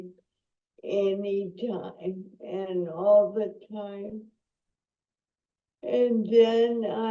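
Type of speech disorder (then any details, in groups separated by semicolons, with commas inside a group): Dysarthria; progressive supranuclear palsy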